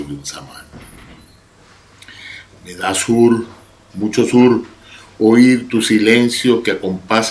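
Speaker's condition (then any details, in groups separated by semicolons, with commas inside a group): No condition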